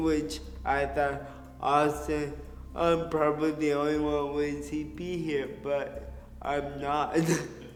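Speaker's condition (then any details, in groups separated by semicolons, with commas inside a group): Cerebral palsy; diagnosed shortly after birth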